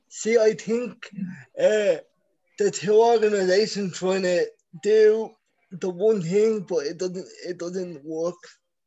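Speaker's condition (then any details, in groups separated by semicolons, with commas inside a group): Cerebral palsy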